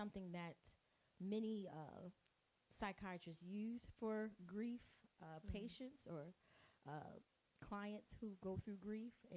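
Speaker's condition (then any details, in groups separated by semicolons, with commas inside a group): No condition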